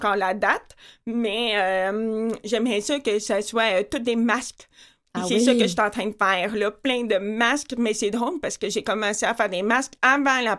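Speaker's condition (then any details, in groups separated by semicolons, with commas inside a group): Profound deafness with cochlear implant, congenital; audiologist adjusts implant every 2 years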